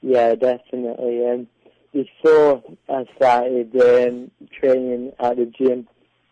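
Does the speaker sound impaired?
Yes: cerebral palsy; diagnosed at birth, delayed developmental milestones, walked with walking frame, predicted lifelong electric wheelchair, prone to rounded shoulders; predicted never to talk, parents paid for speech therapy.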